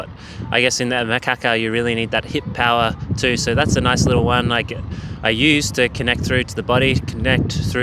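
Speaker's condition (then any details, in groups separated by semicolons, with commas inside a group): No condition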